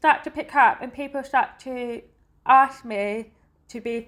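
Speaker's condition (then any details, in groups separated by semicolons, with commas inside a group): Deafness; hears song beat and singing but not words, heavy metal rock indistinct, uses sign language; dances by counting and following partner Giovanni's lead, not the music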